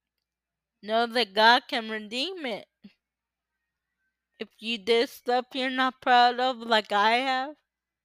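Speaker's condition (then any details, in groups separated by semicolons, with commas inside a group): Cerebral palsy; uses power wheelchair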